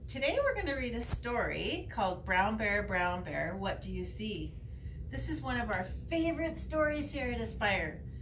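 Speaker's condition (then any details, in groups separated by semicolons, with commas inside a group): No condition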